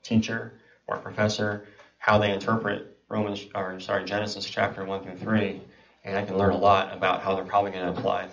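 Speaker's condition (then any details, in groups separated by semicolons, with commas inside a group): Cleft palate and cleft lip; congenital cleft palate and cleft lip, present from birth in Kuwait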